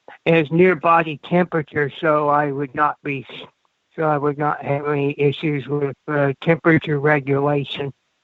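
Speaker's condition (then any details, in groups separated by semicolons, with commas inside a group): Cerebral palsy; hip trouble, tightness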